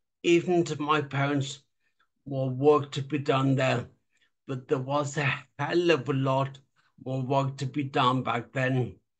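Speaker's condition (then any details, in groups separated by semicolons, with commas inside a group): Traumatic brain injury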